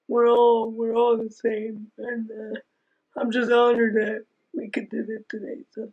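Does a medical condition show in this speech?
Yes: Aicardi-Goutières syndrome; diagnosed at age 10, symptoms first thought to be cerebral palsy, ongoing medications; still able to speak, can put experiences into words.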